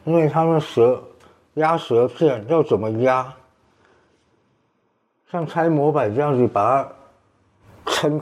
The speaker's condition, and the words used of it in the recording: Tongue cancer surgery. 切除了三分之二的右舌，補了舌瓣，飲食、說話都受到影響。